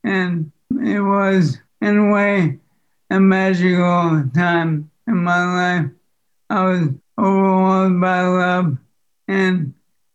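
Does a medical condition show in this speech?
Yes: ALS; speech has declined.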